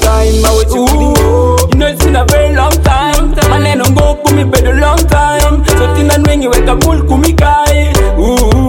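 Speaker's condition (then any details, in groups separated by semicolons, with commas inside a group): No condition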